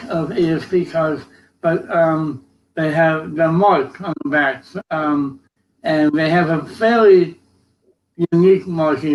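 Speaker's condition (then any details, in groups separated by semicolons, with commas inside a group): Cerebral palsy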